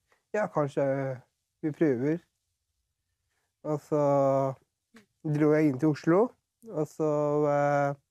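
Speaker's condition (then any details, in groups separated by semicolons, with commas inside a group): Down syndrome; present since birth; age 43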